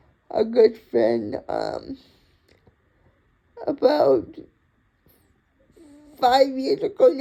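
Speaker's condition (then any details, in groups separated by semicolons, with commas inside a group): Cerebral palsy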